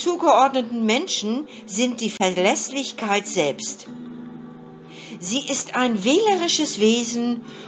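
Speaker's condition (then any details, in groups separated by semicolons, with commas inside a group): No condition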